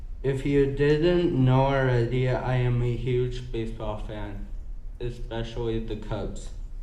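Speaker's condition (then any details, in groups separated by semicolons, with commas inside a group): Cerebral palsy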